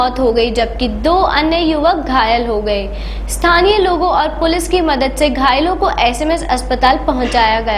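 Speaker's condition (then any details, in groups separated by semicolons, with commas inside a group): No condition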